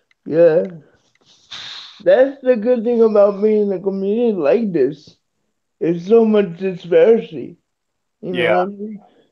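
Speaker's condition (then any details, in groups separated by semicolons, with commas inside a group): Cerebral palsy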